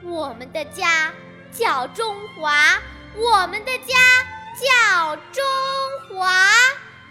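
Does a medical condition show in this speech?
No.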